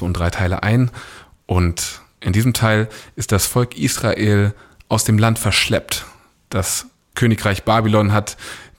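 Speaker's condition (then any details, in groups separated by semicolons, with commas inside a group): No condition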